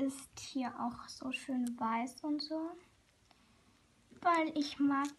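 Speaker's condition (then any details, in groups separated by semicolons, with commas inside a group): No condition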